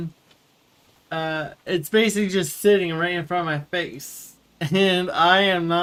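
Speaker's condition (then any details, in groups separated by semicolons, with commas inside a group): Cerebral palsy; wheelchair user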